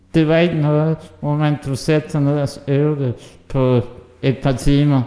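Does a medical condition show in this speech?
Yes: muscular dystrophy (muskelsvind); hereditary.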